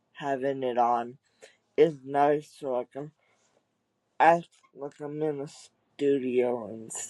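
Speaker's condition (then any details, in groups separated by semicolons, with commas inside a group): Cerebral palsy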